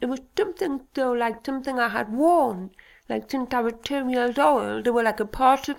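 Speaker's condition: Deafness (Usher syndrome), Usher syndrome, profound deafness from birth; born profoundly deaf, eyesight threatened, hearing aids from age two, cochlear implants at forty

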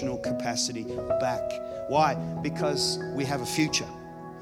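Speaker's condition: No condition

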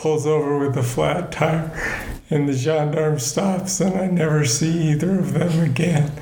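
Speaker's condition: Parkinson's disease; degenerative nervous system disorder, about 18 years since diagnosis; still cycling, balance problems, reduced control of body functions, tasks take much longer

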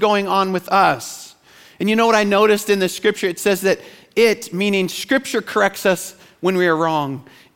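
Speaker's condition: No condition

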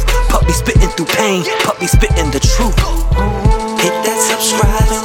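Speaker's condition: No condition

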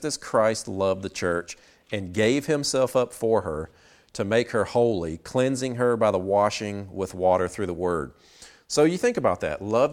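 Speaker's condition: No condition

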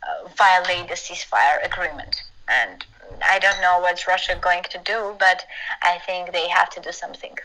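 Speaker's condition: No condition

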